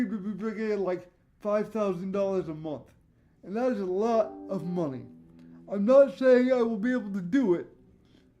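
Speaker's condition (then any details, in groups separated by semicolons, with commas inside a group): Cerebral palsy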